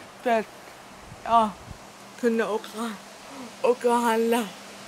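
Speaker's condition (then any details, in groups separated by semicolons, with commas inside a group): Dyskinetic cerebral palsy, severe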